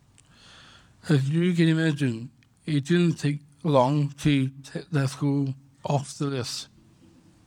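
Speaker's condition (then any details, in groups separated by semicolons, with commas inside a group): Down syndrome; congenital, diagnosed at birth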